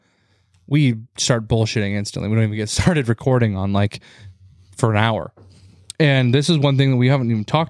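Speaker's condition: No condition

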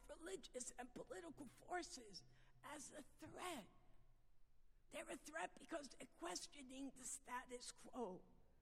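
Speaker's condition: Vocal dysphonia; still able to speak

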